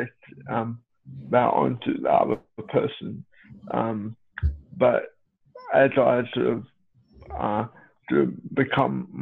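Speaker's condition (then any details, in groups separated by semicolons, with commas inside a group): Cerebral palsy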